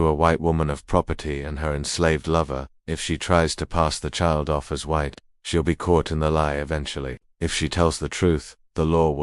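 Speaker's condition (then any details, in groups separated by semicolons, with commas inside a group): No condition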